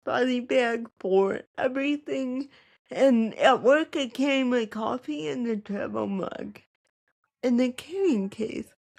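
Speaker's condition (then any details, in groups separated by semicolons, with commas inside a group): Cerebral palsy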